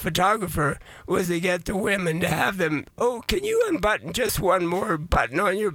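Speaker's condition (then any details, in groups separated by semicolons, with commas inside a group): Voice changed after vocal cord surgery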